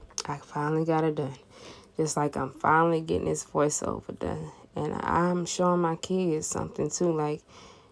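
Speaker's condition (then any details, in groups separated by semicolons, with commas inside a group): No condition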